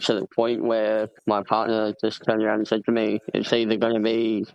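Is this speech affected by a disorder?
Yes: cleft palate; congenital.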